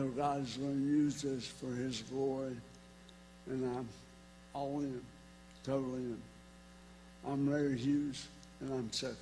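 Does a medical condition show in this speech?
Yes: ALS; vocal cord difficulty for one to two years.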